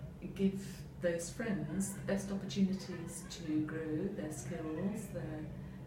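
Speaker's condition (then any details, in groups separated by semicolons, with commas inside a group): No condition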